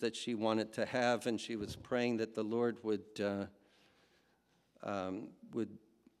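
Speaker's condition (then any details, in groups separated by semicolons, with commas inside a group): No condition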